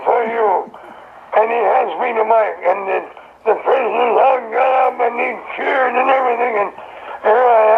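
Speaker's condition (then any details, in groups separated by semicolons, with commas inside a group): Throat cancer; voice described as practically gone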